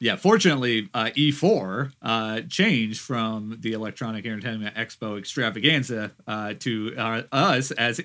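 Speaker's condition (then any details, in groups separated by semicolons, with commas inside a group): No condition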